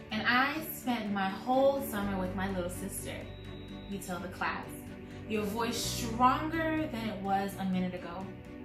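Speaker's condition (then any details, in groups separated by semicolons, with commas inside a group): No condition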